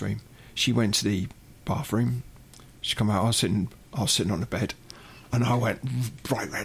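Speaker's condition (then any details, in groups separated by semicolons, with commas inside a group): Stutter; cannot speak in public, gets nervous; blocks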